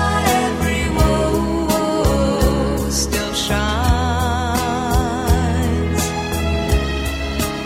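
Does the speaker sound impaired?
No.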